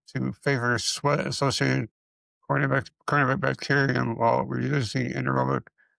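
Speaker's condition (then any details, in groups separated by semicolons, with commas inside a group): Multiple system atrophy; voice pitch goes up and down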